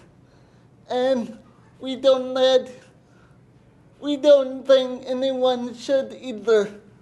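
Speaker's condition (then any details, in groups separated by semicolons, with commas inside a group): Cerebral palsy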